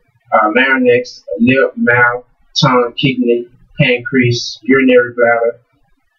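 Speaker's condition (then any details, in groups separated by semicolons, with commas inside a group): No condition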